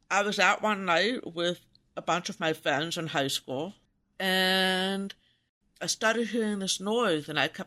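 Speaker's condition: Profound deafness, congenital rubella deafness

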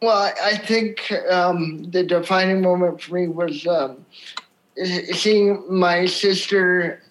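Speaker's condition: Cerebral palsy; wheelchair user

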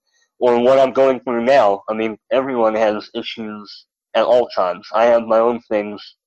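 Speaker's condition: Cleft lip and palate; malformed legs

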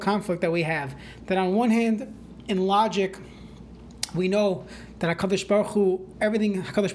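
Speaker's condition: No condition

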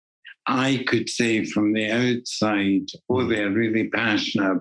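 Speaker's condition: Parkinson's disease; deep brain stimulation surgery

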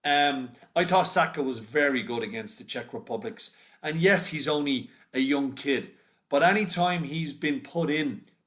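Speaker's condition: No condition

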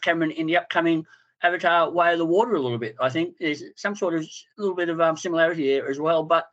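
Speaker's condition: Cleft palate and lip; congenital, 14 years in and out of Royal Children's Hospital, plastic surgery, dental work; speech therapy in childhood at Royal Children's Hospital

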